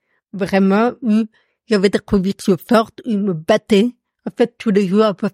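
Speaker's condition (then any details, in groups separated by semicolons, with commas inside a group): Profound congenital deafness; doctor predicted she would never speak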